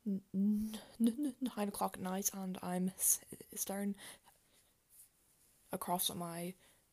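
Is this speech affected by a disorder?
Yes: speech impediment; sound repetitions on word starts, random pauses, pauses and repetitions left unedited.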